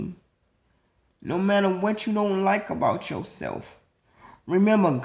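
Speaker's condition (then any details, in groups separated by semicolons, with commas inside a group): Cerebral palsy; atypical speech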